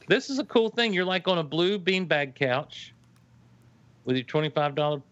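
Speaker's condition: No condition

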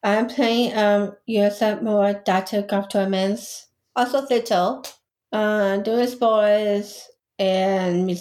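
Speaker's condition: Down syndrome; intellectual disability

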